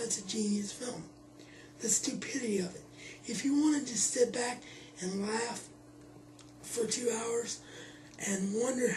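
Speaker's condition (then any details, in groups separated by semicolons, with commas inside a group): Cerebral palsy; wheelchair bound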